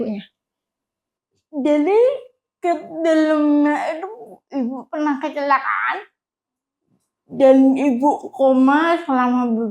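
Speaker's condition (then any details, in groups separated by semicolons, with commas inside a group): Cerebral palsy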